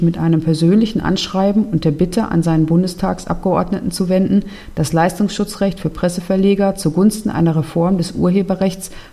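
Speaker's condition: No condition

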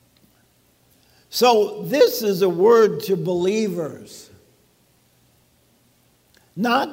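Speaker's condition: ALS; talks funny, speech sounds abnormal

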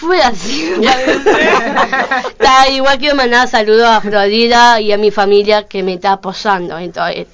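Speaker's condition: Down syndrome; adult aged 32

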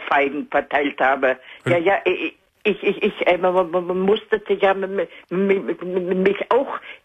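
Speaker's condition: Stuttering; stuttering noticed at age 10, lifelong, several therapies incl. breathing therapy from Holland, only partial improvement; age 61, still stutters, audible on call; not fluent, at worst only one word out in half a day; repeated sounds, repeated words, prolonged sounds

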